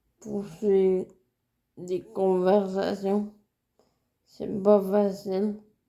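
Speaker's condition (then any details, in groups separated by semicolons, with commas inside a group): Cerebral palsy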